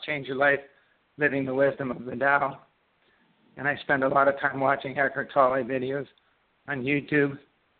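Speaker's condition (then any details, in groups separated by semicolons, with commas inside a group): Parkinson's disease; left index finger tremor, diagnosed 4 years later by Ontario neurologist, then left hand weakness, dexterity loss; most symptoms persist, shuffling walk, freezing about 2 years, no medication, healing mantra, daily walks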